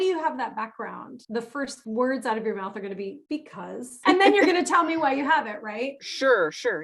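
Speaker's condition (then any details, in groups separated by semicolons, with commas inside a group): No condition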